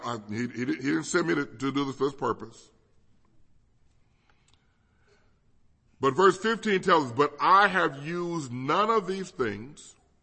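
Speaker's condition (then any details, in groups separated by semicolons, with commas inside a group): No condition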